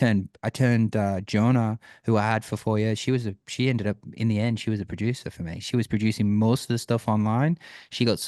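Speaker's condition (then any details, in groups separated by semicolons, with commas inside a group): No condition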